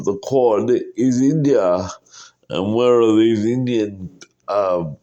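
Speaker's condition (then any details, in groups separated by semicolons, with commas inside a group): Cerebral palsy; uses wheelchair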